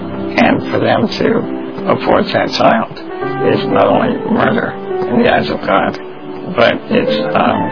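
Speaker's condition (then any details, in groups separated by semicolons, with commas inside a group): Spinal muscular atrophy; congenital, progressive muscle weakness, bedbound since early 20s, no hand movement, tracheostomy about 10 years ago; dependent on voice for everything, uses voice recognition computer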